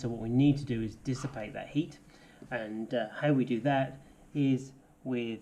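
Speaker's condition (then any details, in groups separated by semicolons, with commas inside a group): No condition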